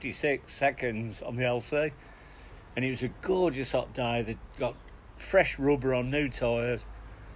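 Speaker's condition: No condition

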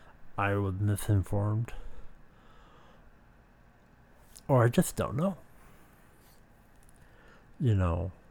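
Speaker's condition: Speech impediment

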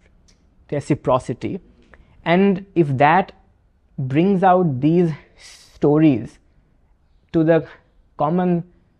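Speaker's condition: Stammer; stammer since childhood, very quiet growing up; still stammers; blocks

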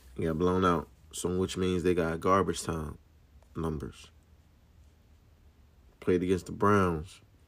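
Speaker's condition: No condition

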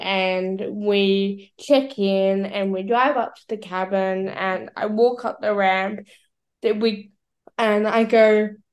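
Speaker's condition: Cerebral palsy; carries spare cochlear implant

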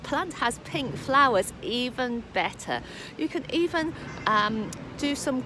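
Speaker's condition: No condition

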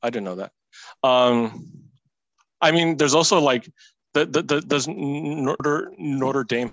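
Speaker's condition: Stuttering; stuttering since at least high school; stuttered sometimes during high school team practice, kept stutter private; repeated sounds, prolonged sounds

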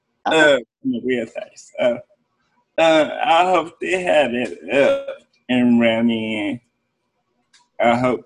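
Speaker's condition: Cerebral palsy; present from birth

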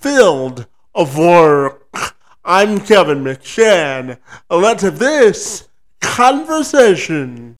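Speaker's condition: Cerebral palsy; diagnosed at birth

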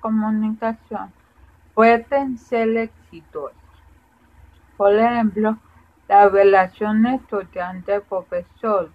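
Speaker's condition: Cerebral palsy; difficulty speaking

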